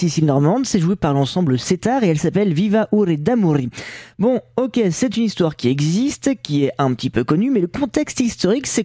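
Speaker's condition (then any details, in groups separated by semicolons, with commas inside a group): No condition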